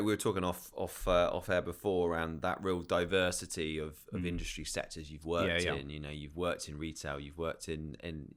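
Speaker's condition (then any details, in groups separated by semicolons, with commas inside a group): No condition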